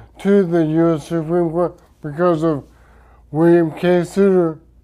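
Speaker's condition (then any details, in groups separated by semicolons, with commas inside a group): Traumatic brain injury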